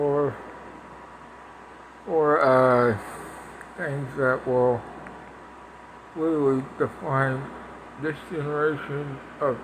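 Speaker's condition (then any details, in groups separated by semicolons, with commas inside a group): Parkinson's; speech impediment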